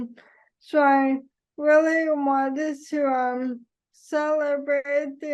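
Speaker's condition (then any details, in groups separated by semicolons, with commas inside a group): ALS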